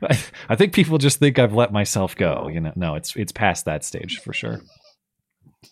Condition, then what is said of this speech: No condition.